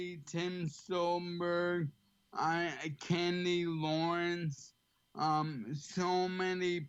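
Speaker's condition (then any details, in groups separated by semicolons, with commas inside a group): ALS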